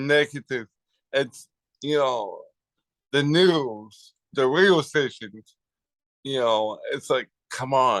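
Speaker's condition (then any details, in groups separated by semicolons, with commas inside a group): Cerebral palsy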